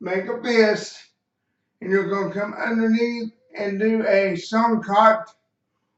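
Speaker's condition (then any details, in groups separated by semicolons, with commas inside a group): Cerebral palsy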